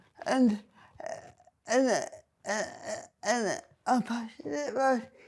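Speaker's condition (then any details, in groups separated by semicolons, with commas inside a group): Cerebral palsy; involuntary movements, wheelchair user; speech not always understood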